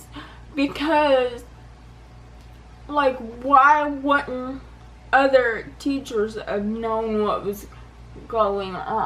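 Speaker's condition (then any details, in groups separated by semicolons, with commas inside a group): Cerebral palsy; affects balance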